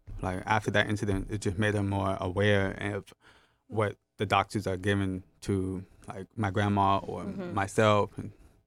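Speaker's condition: Profound hearing loss, acquired, gentamicin-induced; left ear moderate

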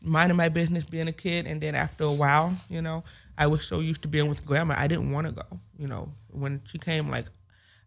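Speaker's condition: Hearing loss with speech impediment; 70% deaf one ear

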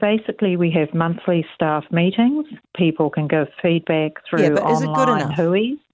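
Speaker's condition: No condition

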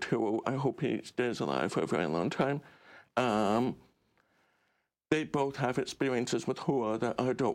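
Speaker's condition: Deaf; relies on subtitles

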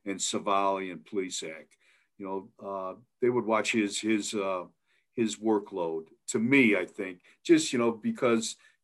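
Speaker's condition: No condition

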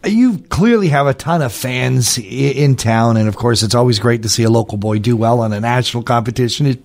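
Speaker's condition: No condition

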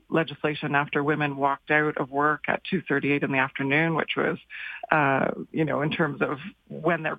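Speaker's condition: No condition

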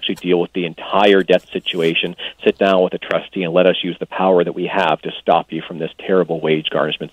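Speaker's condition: No condition

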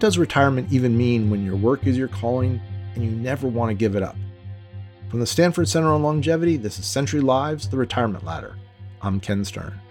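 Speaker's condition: No condition

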